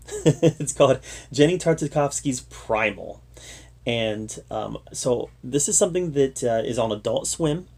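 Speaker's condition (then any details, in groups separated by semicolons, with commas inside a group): No condition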